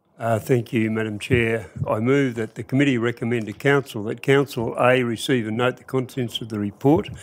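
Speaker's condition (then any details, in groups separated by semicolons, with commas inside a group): No condition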